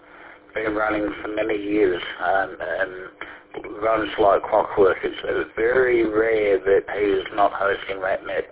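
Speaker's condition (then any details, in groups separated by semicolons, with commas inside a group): Parkinson's disease; on daily Parkinson's medication, recorded about 10 minutes before first dose of day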